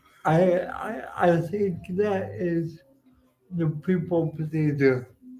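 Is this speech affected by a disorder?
Yes: cerebral palsy; uses wheelchair.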